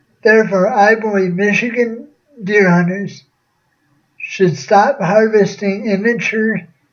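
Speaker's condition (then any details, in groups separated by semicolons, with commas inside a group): Cerebral palsy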